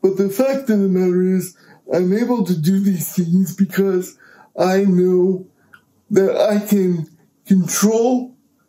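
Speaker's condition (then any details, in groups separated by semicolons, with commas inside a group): Cerebral palsy; present from birth, uses power wheelchair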